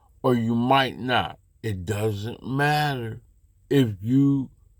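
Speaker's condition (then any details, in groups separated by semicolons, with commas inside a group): Slurred speech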